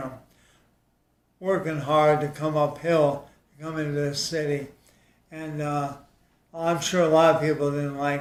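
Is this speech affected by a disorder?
Yes: ALS.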